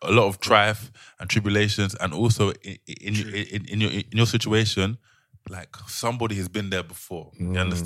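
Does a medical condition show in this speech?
Yes: stutter; self-described speech impediment; fears stuttering attack in public speaking, says impediment quickly noticeable, co-host never noticed; here repeated sounds, repeated words.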